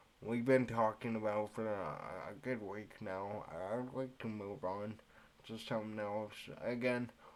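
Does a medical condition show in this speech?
Yes: cerebral palsy.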